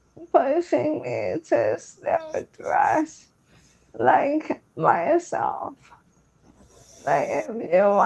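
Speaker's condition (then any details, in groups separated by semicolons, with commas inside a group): ALS; feeding tube; diagnosed at age 29; later insufficient oral intake, breathing impacted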